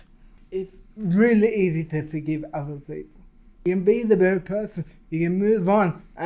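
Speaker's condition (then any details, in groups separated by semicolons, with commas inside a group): Cerebral palsy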